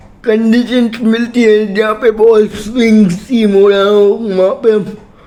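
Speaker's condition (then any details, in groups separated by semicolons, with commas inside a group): Cerebral palsy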